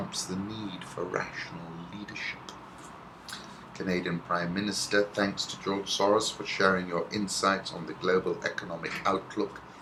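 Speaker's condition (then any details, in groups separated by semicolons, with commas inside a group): No condition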